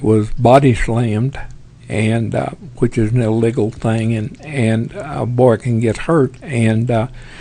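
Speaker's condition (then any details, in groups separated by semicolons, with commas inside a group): Parkinson's; tremors as early symptom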